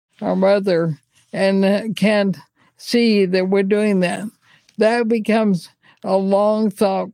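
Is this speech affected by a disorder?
Yes: ALS; neurodegenerative disease affecting the muscles.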